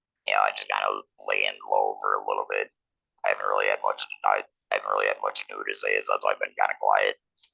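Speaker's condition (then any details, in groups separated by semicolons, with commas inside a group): Laryngectomy, electrolarynx; laryngectomy with radiation, age 47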